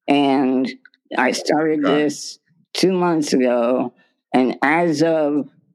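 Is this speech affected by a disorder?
Yes: spinal muscular atrophy; progressive muscle weakness, wheelchair user, told was dead 14 years ago; weighs 44 pounds, started medication to stop worsening about two months ago.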